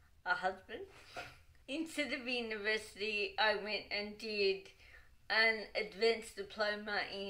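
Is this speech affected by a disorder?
Yes: cerebral palsy.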